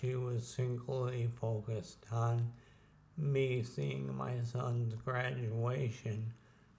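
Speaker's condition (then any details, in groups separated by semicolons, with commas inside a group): ALS; some speaking ability already lost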